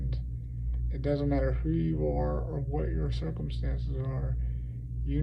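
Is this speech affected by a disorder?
Yes: cerebral palsy.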